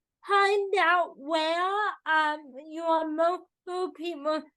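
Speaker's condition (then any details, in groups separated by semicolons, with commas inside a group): Cerebral palsy, spastic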